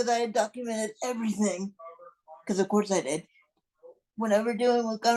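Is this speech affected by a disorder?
Yes: cerebral palsy.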